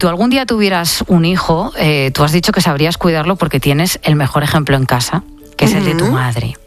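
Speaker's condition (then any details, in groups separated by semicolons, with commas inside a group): No condition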